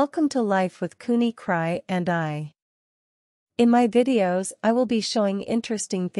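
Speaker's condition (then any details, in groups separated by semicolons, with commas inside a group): No condition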